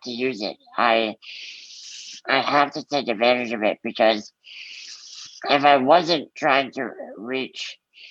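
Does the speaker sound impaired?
Yes: muscular dystrophy; from birth, collagen 6a3 mutation, floppy hands and feet, diagnosed at 4, type found at 25; good public speaker, public speaking for over two thirds of life.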